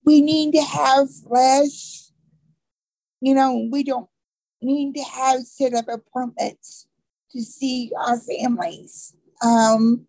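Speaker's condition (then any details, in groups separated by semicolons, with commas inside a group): Cerebral palsy; from birth, birth defect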